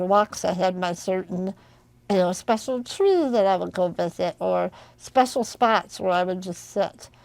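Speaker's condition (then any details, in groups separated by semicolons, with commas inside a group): Spinal muscular atrophy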